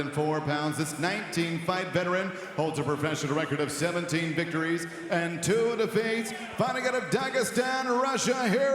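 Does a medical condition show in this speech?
No.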